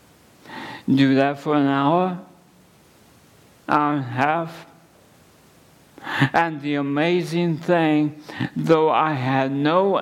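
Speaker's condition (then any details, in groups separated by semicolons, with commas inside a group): ALS; at least a couple of months since diagnosis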